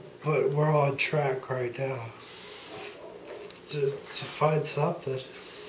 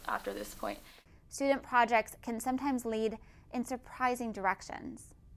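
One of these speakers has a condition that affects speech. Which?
The first: amyotrophic lateral sclerosis; about three years since diagnosis, advanced.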